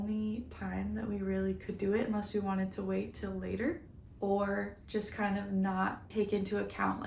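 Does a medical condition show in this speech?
No.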